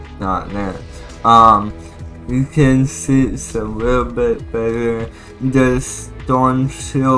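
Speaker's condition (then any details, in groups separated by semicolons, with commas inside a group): Cerebral palsy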